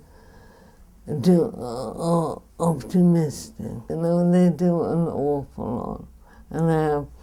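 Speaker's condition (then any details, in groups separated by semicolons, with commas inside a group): Primary lateral sclerosis; rare MND form, upper motor neurons only, slow progressing; onset over 20 years ago, gradually more disabled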